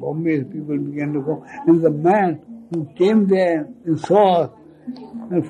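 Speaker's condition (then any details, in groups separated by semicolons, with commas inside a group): Speech loss after head injury; heavy speech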